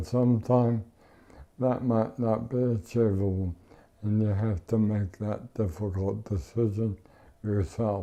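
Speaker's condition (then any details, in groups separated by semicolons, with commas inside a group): ALS; tracheotomy, ventilator, wheelchair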